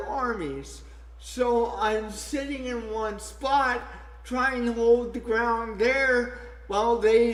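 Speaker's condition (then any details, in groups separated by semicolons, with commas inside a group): Cerebral palsy; only one hand usable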